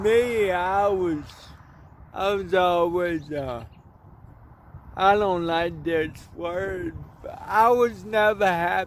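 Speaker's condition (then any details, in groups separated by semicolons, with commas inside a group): Cerebral palsy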